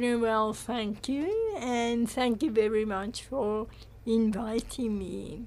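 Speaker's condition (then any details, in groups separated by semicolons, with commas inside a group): Cerebral palsy; caused by lack of oxygen to brain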